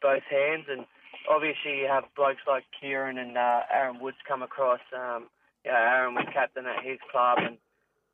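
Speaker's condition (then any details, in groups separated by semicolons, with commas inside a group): No condition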